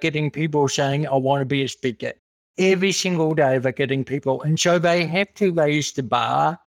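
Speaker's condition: Cerebral palsy; speech sounds atypical all the time, talking described as a challenge

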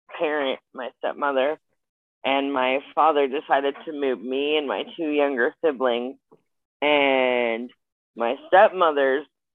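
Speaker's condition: Spastic quadriplegic cerebral palsy; not paralysis

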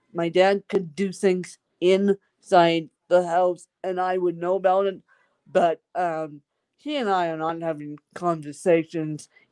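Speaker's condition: Cerebral palsy; acidic blood

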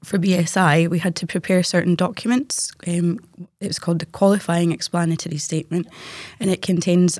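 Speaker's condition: No condition

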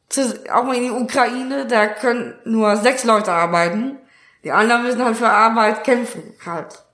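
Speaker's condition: Down syndrome; extra copy of chromosome 21

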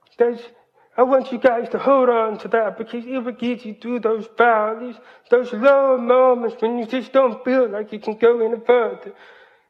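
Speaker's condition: Hearing loss, cochlear implant; doctors predicted poor speech at age 5, parents pushed speaking over sign language

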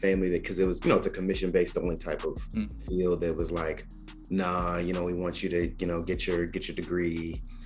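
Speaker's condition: No condition

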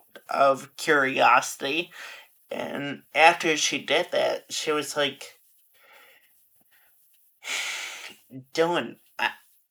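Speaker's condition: Friedreich's ataxia; progressive

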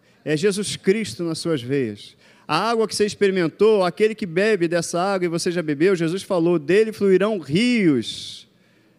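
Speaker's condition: No condition

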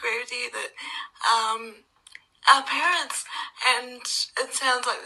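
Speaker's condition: Cerebral palsy; present since childhood

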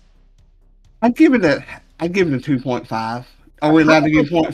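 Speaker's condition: No condition

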